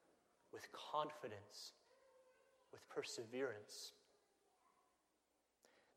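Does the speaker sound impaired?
No.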